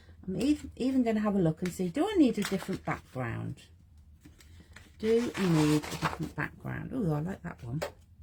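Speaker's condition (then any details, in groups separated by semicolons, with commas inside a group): No condition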